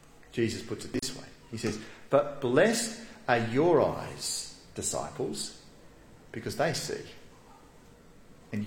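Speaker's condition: No condition

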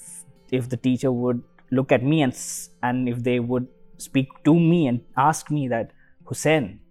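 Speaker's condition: Stammer; stammer since early childhood, noticed around 6-8 years old, feared ordering until 18, saw speech therapist; possible slight pauses, avoids saying name of condition; words with s hard, st very hard, gets stuck after t; prolonged sounds

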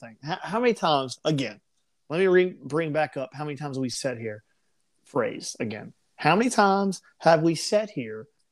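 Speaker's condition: No condition

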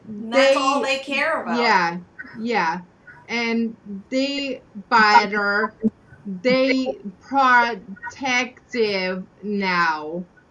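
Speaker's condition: Aphasia after stroke; caused by stroke, one side not working, poor balance, cannot move hands, brain fog, custom AFO, knee brace; could not speak at first, no slurred speech at onset, improved with therapy, still affected, varies, cannot sing

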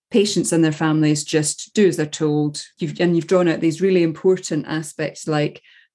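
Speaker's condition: No condition

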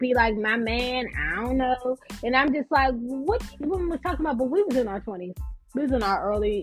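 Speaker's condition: No condition

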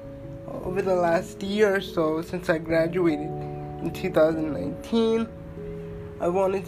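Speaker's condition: Cerebral palsy; uses wheelchair

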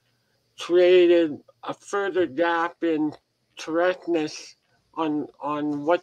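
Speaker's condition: Head and neck cancer surgery; crooked head since

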